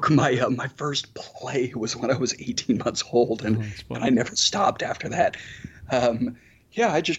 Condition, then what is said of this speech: Spasmodic dysphonia. It's basically whenever you speak, your vocal cords break open. So it sounds really breathy on certain syllables.